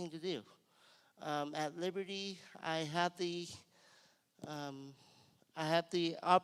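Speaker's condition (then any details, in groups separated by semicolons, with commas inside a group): Cerebral palsy; cerebral palsy, from birth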